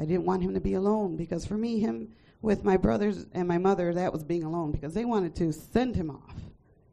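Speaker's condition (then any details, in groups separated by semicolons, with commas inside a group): No condition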